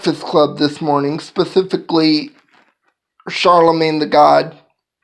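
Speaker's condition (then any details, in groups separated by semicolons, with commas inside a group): Cerebral palsy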